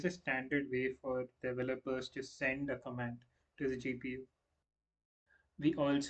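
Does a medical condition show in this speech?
No.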